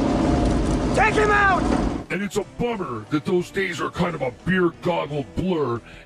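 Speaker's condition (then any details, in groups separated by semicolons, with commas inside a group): No condition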